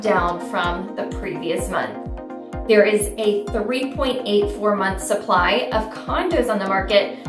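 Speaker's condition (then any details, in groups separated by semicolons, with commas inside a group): No condition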